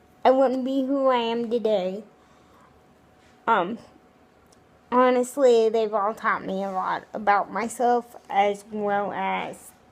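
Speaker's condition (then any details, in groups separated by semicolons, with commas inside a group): Cerebral palsy; wheelchair user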